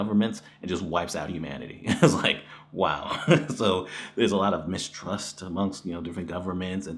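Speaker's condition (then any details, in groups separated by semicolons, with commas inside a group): No condition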